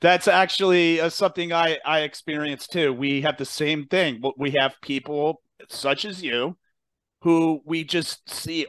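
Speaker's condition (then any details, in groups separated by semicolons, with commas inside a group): No condition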